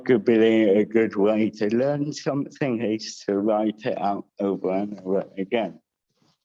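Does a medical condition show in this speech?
Yes: cerebral palsy with dysarthria.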